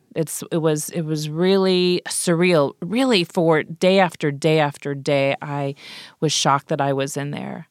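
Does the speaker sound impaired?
No.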